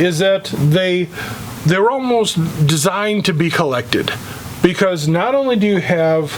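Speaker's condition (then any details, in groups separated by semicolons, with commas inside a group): No condition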